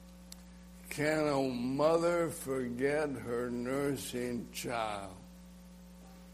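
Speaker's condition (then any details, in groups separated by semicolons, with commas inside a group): ALS; diagnosed last summer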